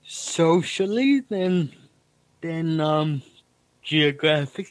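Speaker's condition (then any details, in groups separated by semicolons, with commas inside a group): Cerebral palsy; noticeable speech impediment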